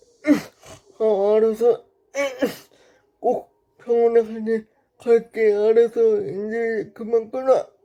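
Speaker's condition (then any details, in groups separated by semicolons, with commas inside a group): Brain lesion disability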